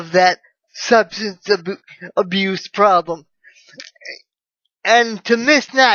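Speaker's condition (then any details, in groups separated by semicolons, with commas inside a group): Cerebral palsy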